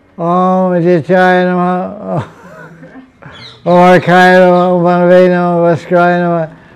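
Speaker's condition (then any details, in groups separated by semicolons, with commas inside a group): Deafness; finds sound way too loud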